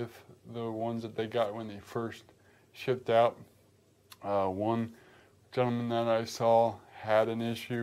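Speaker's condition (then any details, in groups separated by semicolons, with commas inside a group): Cerebral palsy; affects gait and walking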